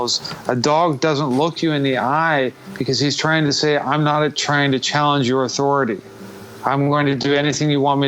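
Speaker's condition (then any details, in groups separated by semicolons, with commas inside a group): No condition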